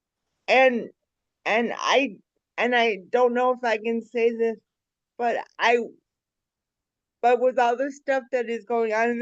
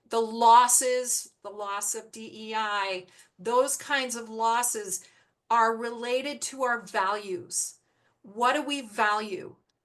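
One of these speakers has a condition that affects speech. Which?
The first: cerebral palsy; present from birth.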